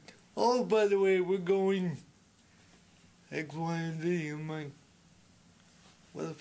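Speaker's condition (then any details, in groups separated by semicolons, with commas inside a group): Speech impediment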